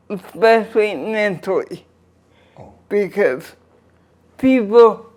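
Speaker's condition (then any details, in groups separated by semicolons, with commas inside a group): Cerebral palsy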